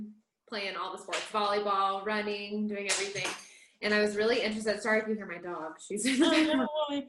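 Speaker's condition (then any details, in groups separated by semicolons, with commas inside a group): No condition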